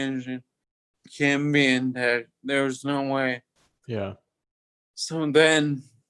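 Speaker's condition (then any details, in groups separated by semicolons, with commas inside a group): Toxic leukoencephalopathy, locked-in syndrome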